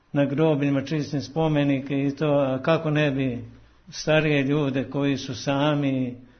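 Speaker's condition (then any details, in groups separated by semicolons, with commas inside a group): Parkinson's disease; converses normally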